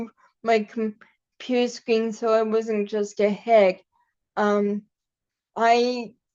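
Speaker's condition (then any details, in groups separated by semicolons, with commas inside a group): Cerebral palsy; quadriplegic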